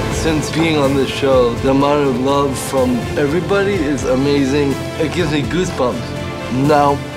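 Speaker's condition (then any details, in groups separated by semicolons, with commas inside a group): Cerebral palsy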